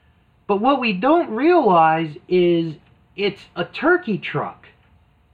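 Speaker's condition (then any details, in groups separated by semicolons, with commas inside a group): No condition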